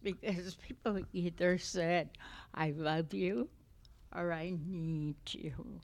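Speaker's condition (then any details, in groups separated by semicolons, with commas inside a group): Essential tremor; essential tremor affecting voice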